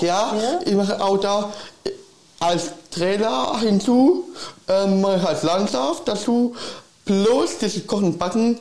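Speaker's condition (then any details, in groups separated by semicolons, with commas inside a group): Down syndrome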